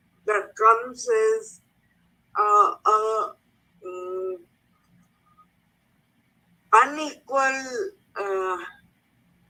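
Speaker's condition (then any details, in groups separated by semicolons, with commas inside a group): Cerebral palsy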